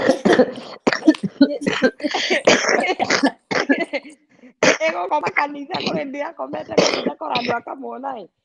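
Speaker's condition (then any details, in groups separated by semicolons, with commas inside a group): No condition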